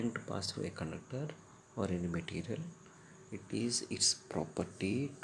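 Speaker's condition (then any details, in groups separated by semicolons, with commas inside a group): No condition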